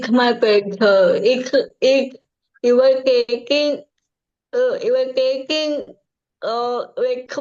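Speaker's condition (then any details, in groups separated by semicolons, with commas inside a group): Cerebral palsy; from birth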